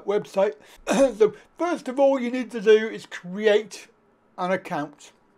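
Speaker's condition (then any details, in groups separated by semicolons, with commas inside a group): Cerebral palsy; back surgery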